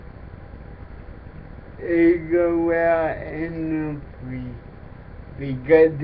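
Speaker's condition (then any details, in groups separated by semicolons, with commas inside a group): Cerebral palsy; affects speech, talks differently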